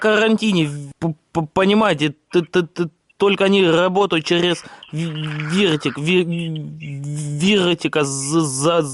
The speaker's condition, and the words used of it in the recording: Stuttering. Потому что у меня дефект речи и имбецил.